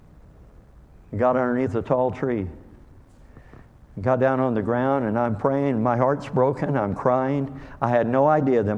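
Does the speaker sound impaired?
Yes: cleft lip and palate; speech hard for others to understand in youth.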